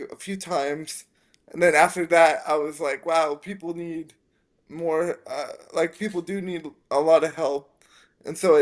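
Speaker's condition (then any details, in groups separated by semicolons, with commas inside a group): Spastic quadriplegic cerebral palsy; spastic quadriplegic, brain injury, premature birth, all four limbs; uses wheelchair; speech affected by brain injury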